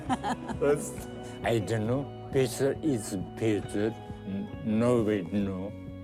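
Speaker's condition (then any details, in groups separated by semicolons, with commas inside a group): Traumatic brain injury; car accident, left leg affected, brace and walker; several years post-injury, 22-day coma, 8 months rehab, ongoing speech therapy; hard to understand, mute 8 months, poor tongue-lip coordination, relearned eating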